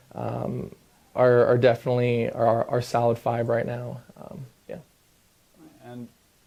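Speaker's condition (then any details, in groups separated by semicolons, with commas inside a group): No condition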